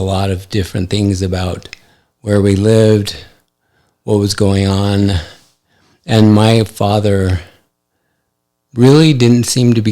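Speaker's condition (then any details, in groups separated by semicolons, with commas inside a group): ALS; affects hand function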